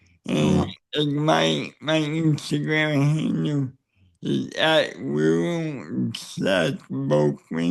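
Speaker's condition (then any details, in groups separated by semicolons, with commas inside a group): Cerebral palsy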